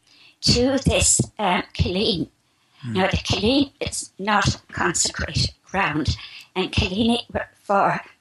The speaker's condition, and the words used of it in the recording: Spasmodic dysphonia. So in a few minutes I will be speaking perfectly.